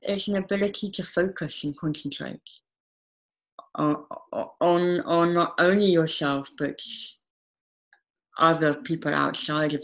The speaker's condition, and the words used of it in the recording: Cleft palate. I mean, I have a, a slight speech impediment, which comes from having a cleft uh, palate.